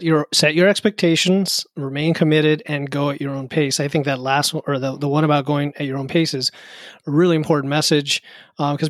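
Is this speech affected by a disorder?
No.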